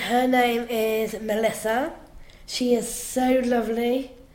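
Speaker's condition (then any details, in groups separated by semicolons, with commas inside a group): Down syndrome; down syndrome since birth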